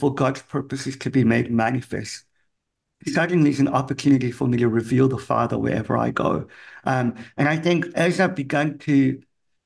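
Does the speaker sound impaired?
Yes: cleft palate; congenital.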